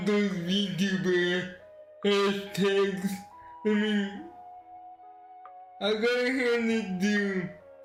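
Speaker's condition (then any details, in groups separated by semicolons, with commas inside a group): Cerebral palsy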